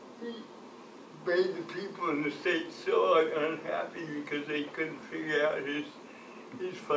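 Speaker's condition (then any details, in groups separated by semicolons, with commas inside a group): Cerebral palsy; from birth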